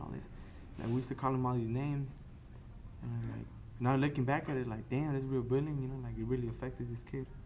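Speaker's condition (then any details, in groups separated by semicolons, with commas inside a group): No condition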